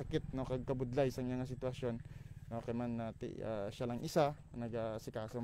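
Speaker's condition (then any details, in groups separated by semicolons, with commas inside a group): No condition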